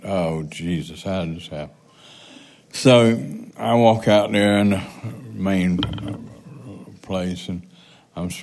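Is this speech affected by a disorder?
Yes: Parkinson's; unsteady standing with risk of falling; speaking seated instead of at podium because of fall risk.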